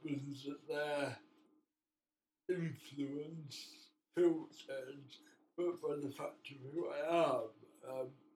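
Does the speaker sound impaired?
Yes: cerebral palsy.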